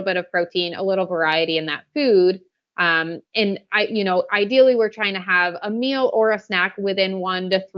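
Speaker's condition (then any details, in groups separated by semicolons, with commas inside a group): No condition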